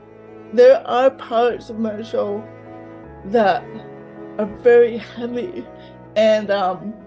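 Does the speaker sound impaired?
Yes: cerebral palsy; lifelong very mild cerebral palsy, affects mouth and hands, slight balance problems, mild outward physical disability.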